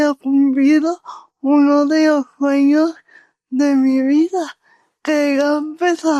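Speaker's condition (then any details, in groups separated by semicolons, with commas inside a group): Cerebral palsy; unchanged since earlier assessment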